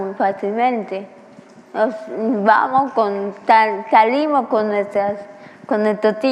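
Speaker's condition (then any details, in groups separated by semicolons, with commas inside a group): Cerebral palsy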